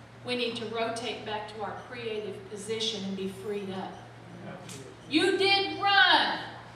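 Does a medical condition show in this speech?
No.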